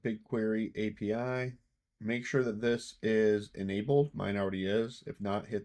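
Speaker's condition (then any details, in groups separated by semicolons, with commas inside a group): No condition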